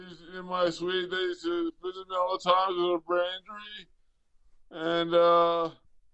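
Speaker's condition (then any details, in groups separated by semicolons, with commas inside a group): Traumatic brain injury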